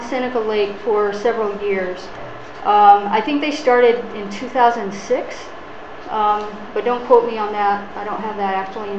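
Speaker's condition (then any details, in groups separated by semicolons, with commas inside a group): No condition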